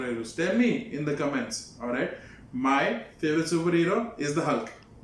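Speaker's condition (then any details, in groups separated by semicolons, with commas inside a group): No condition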